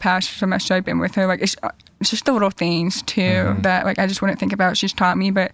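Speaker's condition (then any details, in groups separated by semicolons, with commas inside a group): Deafness; cochlear implants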